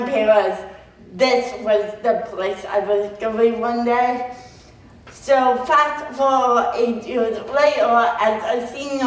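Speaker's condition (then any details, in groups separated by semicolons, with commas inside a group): Cerebral palsy; phone speech misunderstood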